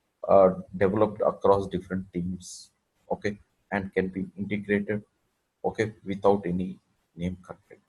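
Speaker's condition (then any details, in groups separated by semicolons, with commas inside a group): No condition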